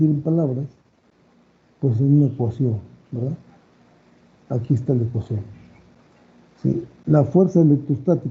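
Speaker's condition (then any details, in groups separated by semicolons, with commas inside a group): No condition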